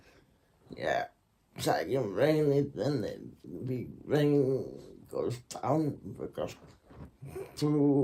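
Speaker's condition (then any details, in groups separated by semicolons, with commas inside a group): Secondary intracranial hypertension; progressive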